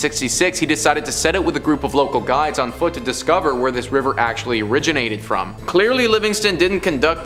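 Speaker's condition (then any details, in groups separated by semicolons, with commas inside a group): No condition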